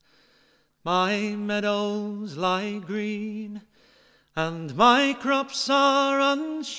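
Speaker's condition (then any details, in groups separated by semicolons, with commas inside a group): No condition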